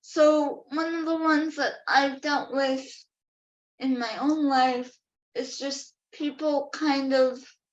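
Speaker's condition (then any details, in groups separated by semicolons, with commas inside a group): Cerebral palsy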